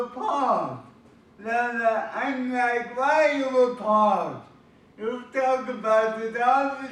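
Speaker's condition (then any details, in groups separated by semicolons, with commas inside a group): Cerebral palsy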